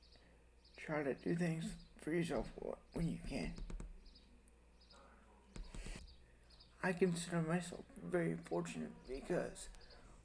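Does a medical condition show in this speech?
Yes: cerebral palsy; spastic quadriplegia cerebral palsy, body very spastic and tight, daily wheelchair use, cannot stand long unassisted; age 28, relies on others for many things; breathes on own without any support, eats and feeds self.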